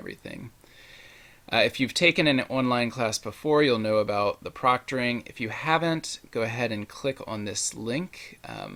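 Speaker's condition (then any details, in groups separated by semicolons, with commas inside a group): No condition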